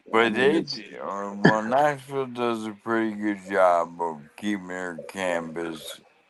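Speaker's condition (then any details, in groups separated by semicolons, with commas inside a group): ALS; losing ability to talk and swallow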